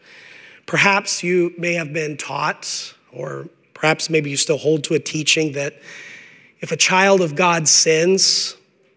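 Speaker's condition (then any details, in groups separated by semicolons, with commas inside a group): No condition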